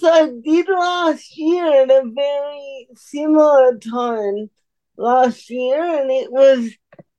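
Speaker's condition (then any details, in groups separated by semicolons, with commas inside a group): Cerebral palsy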